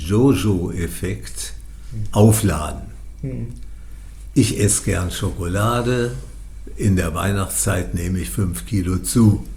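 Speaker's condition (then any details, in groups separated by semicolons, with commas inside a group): Parkinson's disease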